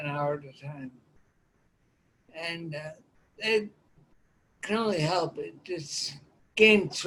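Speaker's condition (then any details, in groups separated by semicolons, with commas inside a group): Ataxia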